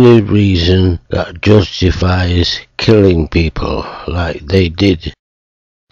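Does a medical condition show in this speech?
Yes: motor neuron disease.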